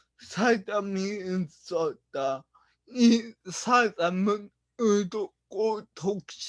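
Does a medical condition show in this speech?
Yes: brain lesion disability.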